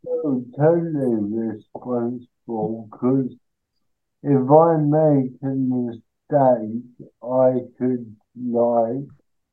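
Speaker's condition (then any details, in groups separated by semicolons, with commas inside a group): Cerebral palsy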